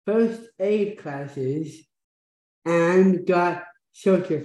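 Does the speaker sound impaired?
Yes: Down syndrome.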